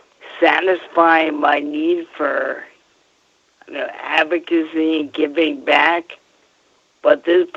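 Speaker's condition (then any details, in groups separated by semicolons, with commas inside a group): Friedreich's ataxia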